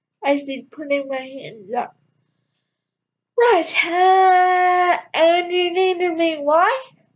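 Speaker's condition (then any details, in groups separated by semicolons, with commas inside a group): Cerebral palsy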